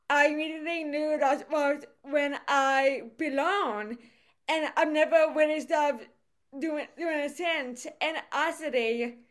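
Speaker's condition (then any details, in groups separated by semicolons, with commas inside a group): Cerebral palsy; voice affected, speaks with accent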